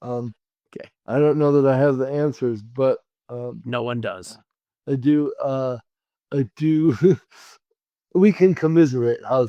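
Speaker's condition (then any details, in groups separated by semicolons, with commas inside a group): Cerebral palsy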